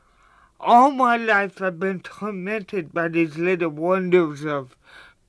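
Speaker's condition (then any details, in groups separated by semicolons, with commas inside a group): Cerebral palsy; did not operate heavy farm machinery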